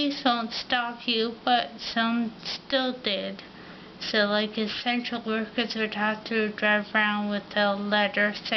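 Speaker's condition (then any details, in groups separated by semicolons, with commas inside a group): Ataxia; affects mouth and tongue coordination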